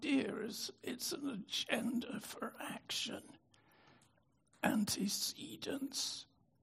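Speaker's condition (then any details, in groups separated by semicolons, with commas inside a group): Spasmodic dystonia; brain disorder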